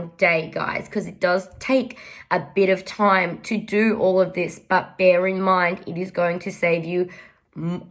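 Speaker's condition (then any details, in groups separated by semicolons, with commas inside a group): No condition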